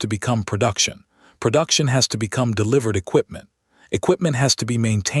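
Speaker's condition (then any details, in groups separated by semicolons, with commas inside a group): No condition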